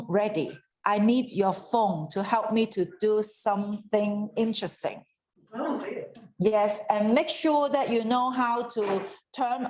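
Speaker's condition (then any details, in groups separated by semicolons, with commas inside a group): No condition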